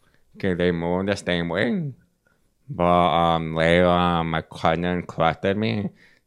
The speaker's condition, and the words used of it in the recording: Deafness. So she still can talk and speak, but not as well as I do.